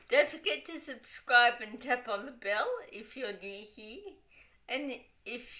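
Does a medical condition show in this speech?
Yes: cerebral palsy; lack of oxygen at birth, limited body use, wheelchair.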